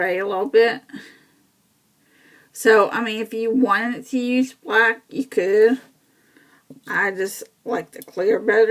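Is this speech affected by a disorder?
Yes: cerebral palsy.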